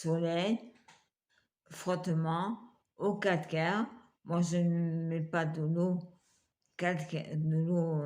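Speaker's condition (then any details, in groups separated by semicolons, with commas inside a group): Multiple sclerosis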